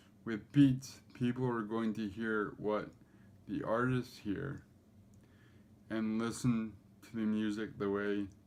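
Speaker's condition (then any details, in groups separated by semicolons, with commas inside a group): Cerebral palsy; affects gait and walking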